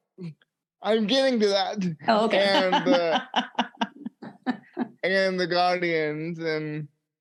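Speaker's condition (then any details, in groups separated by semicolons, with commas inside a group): Cerebral palsy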